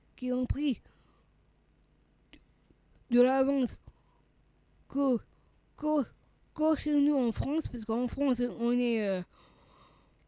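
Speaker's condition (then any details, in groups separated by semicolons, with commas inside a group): Down syndrome (trisomy 21); age 39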